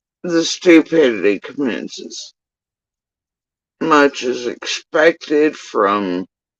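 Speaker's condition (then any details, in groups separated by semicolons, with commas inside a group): Facial paralysis after surgery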